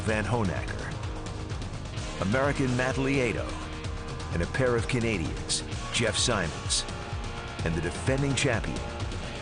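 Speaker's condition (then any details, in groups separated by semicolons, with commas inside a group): No condition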